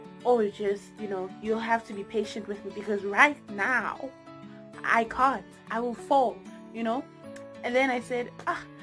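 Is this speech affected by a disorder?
No.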